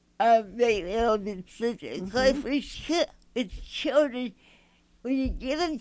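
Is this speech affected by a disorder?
Yes: mild cerebral palsy; mild cerebral palsy affecting speech; difficult to understand at first, easier once listener adjusts; hard to understand initially, listeners must listen closely.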